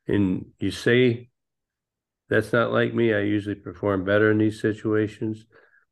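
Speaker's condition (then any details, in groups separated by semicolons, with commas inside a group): Parkinson's disease; ping pong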